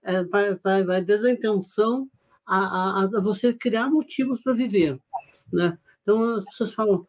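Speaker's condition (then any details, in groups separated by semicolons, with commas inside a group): Parkinson's disease; laughter yoga (Yoga do Riso) loosened facial rigidity and body, freer facial expression and movement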